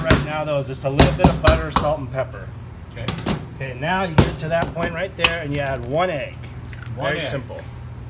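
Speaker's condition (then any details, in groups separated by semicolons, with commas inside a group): No condition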